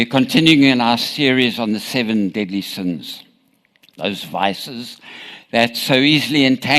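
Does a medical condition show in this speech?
No.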